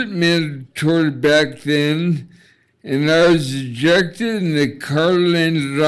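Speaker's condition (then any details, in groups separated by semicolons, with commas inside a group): Traumatic brain injury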